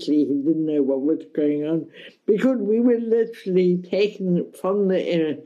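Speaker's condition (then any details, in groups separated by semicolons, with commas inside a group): Cerebral palsy, mild; speech affected a bit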